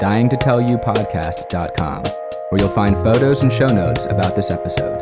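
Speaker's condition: No condition

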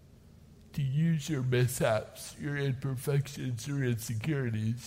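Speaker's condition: Cerebral palsy; gets tired

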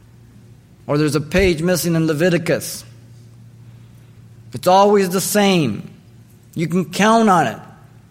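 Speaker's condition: No condition

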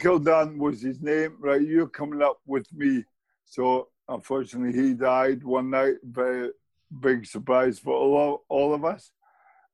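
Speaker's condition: Motor neurone disease; diagnosed at 46 after about 6 months, began with twitches and muscle wasting, no pain, no effective drug; still speaks, host calls speech eloquent

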